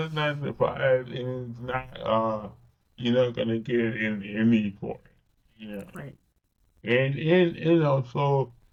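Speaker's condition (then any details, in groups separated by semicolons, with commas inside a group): Cerebral palsy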